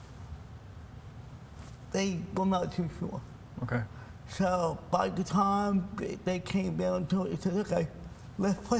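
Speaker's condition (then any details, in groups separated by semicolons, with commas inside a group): Cerebral palsy; speech impairment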